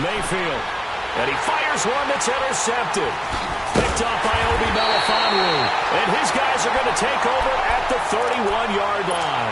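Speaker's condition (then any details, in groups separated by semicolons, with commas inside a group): No condition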